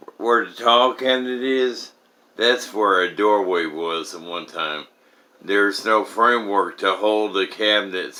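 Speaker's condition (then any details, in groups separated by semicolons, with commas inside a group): Traumatic brain injury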